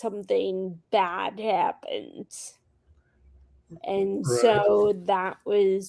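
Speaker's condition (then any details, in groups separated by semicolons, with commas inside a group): Friedreich's ataxia; handwriting and speech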